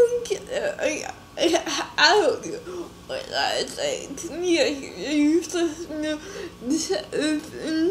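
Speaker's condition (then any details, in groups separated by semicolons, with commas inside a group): Cerebral palsy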